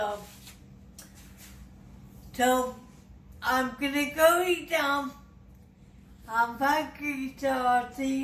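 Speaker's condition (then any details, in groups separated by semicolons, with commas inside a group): Traumatic brain injury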